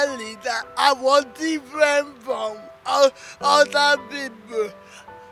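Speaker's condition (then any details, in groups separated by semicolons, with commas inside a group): Cerebral palsy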